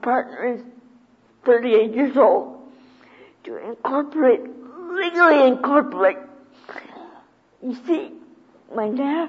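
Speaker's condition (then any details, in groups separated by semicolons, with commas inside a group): Cerebral palsy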